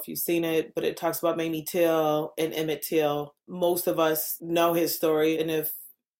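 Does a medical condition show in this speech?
No.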